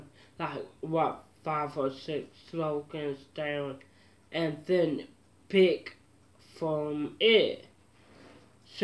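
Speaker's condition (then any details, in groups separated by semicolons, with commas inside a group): Mild cerebral palsy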